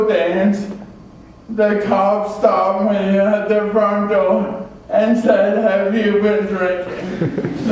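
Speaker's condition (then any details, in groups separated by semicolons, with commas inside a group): Cerebral palsy; much childhood speech therapy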